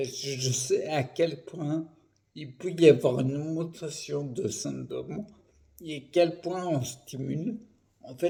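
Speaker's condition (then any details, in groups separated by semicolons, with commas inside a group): Primary progressive multiple sclerosis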